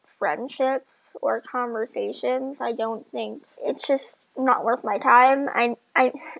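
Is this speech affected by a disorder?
Yes: bilateral cleft lip and palate; from birth, very wide cleft of lip, nose and palate, quite a few repair surgeries.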